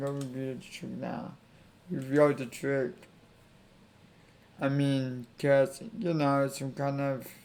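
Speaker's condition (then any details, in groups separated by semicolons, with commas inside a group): Cerebral palsy; affects legs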